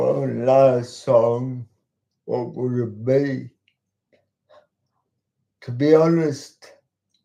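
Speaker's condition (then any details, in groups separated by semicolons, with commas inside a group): Cerebral palsy; talks slowly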